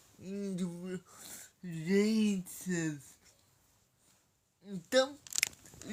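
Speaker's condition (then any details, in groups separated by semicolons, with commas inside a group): Paralysis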